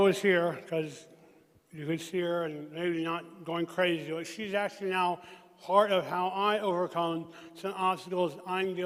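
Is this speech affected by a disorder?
Yes: traumatic brain injury.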